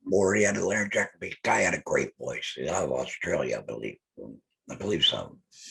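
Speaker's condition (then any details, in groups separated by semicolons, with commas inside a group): Laryngectomy; laryngectomy after cancer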